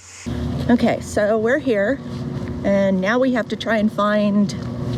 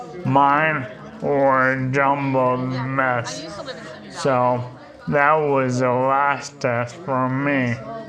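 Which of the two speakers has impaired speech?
The second: ALS; ALS, slow progression, leg onset; 8 years since diagnosis, breathes unaided, wheeled aid, wheelchair; talks with struggle, tongue feels fat, little speech after 5pm.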